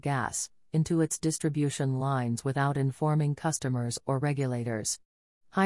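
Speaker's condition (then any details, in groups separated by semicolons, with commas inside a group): No condition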